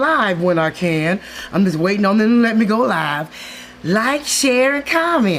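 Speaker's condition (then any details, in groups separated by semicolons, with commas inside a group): No condition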